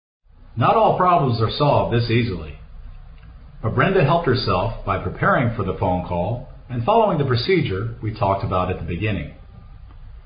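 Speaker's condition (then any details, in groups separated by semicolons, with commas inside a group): No condition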